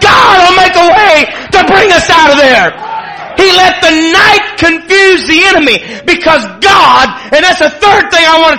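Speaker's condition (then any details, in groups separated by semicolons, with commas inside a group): No condition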